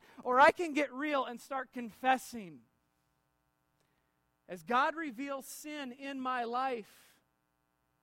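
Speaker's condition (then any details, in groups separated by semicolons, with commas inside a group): No condition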